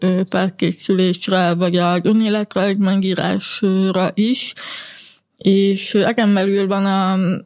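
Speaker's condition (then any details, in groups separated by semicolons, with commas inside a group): Hearing impairment; used speech-to-text interpreter in university lectures, colleague helps when not understanding in groups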